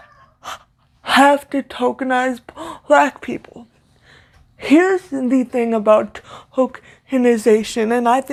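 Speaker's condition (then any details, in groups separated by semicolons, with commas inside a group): Cerebral palsy, severe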